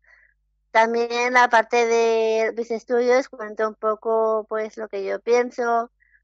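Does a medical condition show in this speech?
Yes: Down syndrome; early intervention in childhood with speech therapy and early stimulation; interviewed by telephone.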